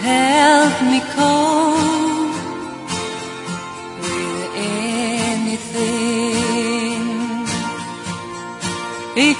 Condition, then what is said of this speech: No condition.